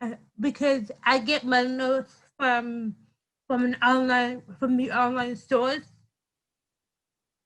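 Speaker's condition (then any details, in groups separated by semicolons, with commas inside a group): Cerebral palsy; from birth, congenital deafness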